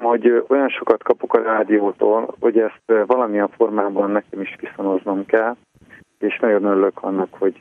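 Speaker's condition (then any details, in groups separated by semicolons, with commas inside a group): No condition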